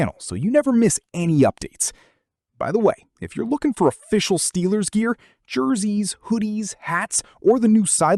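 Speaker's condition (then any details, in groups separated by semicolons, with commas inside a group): No condition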